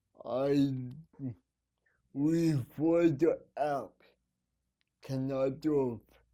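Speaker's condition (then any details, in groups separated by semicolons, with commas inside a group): Cerebral palsy; needs help at night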